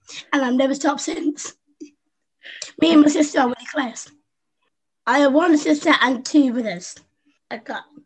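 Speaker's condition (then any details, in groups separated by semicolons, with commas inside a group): Down syndrome; congenital, infant heart failure, heart surgery in infancy, stopped breathing as baby and resuscitated, chest problems, pneumonia; learned to speak by copying younger sister Susie, never stopped talking since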